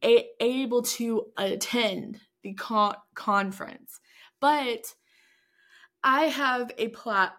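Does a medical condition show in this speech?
Yes: stuttering; fear of speaking in front of groups, school accommodations for presenting projects, found national stuttering association; less evident than once, comes out more again with age; some days stutters much more than usual, takes longer to get words out, talks may run over; here repeated sounds, blocks.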